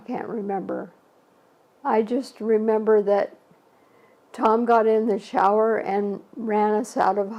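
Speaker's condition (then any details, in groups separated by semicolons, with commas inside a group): ALS; shortly after diagnosis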